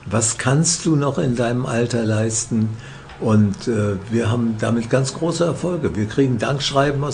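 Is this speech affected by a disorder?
Yes: Parkinson's disease; diagnosed by a psychiatrist, treated by professor Jens Volkmann in Würzburg, on medication.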